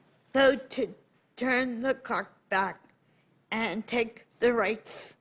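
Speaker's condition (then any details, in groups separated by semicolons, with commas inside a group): Cerebral palsy; from birth, intellectual disability; 51 years with condition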